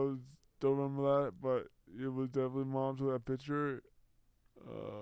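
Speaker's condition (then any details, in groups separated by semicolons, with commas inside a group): Brain injury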